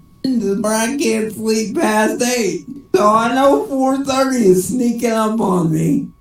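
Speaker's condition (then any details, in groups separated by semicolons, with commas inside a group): Cerebral palsy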